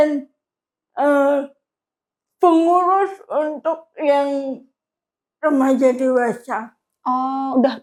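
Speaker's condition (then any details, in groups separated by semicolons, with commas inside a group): Cerebral palsy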